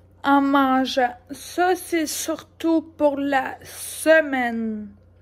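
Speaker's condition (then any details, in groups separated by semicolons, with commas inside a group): Ataxia; degenerative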